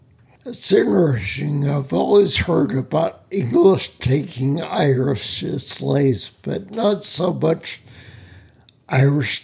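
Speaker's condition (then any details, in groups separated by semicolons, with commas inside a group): Spinocerebellar ataxia; rare neuromuscular disease, mobility challenged; speech impediment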